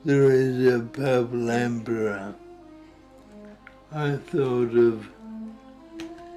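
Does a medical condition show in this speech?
Yes: motor neurone disease.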